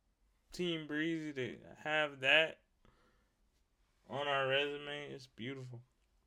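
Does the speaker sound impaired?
Yes: cerebral palsy; wheelchair user; fluent, no slur, not slow, sounds loud when passionate.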